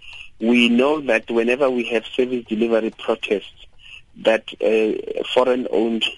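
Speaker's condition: No condition

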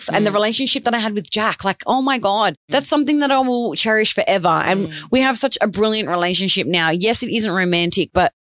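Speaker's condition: No condition

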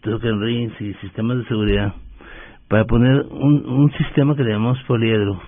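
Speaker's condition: Parkinson's disease; stooped posture at times, loss of strength, walking, running and tennis prescribed by neurologist; voice sometimes trembles, sometimes understood, sometimes not understood at all

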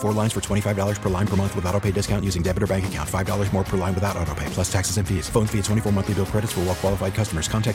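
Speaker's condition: No condition

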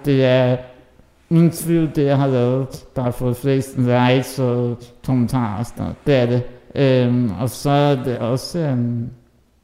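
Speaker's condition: Muscular dystrophy (muskelsvind); hereditary

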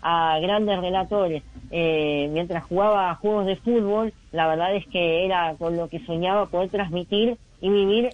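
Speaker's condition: Cleft lip; congenital cleft lip, only lip affected, lip not yet surgically corrected; wearing orthodontic braces, removal expected mid or end of year; nasal pronunciation, reduced diction, voice not produced normally, difficulty noticeable in broadcasts

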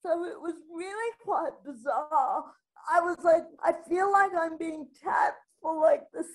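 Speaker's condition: Spastic quadriplegic cerebral palsy

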